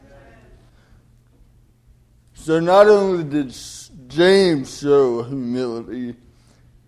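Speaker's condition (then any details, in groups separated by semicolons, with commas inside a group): Cerebral palsy; cord around neck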